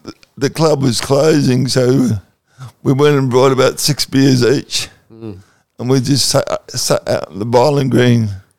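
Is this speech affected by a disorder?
Yes: cerebral palsy.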